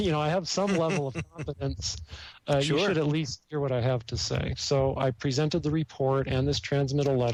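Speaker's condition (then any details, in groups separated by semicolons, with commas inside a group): No condition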